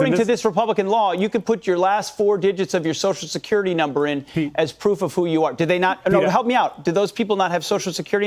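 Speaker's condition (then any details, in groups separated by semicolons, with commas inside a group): No condition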